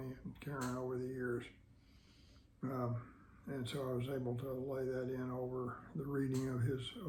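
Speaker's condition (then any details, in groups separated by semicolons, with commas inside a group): Parkinson's disease; balance issues; on medication; persistent voice problem, thick saliva, frequent throat clearing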